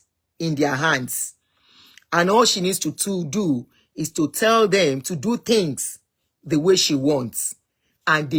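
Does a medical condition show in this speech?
No.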